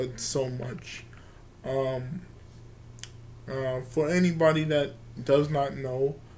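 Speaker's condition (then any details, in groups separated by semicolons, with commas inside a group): Cerebral palsy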